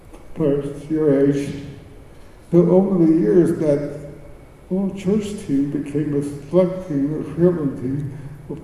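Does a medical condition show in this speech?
Yes: cerebral palsy; birth injury affecting motor skills, speech, walking and swallowing, diagnosed later in life, doctor advised never driving; shuffles feet when walking on stage; choking episodes, choked on meat over 20 times, saved by Heimlich.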